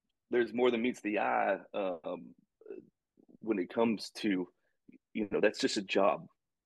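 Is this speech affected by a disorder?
No.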